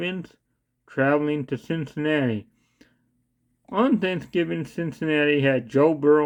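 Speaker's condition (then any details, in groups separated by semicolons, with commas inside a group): Cerebral palsy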